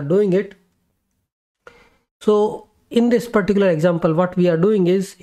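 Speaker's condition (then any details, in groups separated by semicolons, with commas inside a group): No condition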